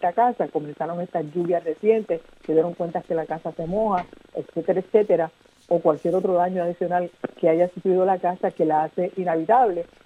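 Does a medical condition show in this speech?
No.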